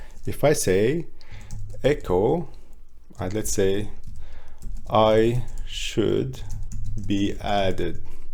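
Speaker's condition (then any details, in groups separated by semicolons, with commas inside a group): No condition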